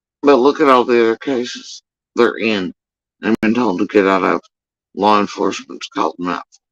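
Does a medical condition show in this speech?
Yes: facial paralysis after surgery; tongue.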